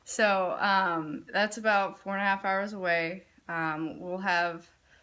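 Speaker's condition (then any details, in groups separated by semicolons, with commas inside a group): No condition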